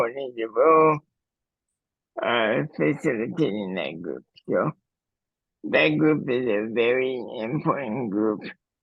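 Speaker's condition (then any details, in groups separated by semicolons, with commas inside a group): Cerebral palsy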